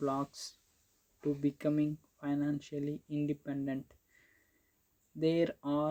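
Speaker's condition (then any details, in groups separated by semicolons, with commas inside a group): No condition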